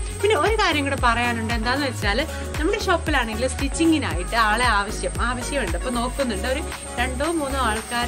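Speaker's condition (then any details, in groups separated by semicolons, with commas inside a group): No condition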